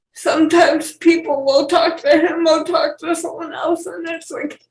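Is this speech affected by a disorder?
Yes: cerebral palsy; since childhood, uses wheelchair, wears braces; age 28, needs help with most daily tasks; speech issues, uses text-to-speech and speech-to-text.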